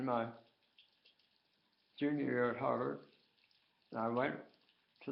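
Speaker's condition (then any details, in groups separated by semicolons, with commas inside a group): Tongue cancer; possibly genetic, possibly passive smoke; cured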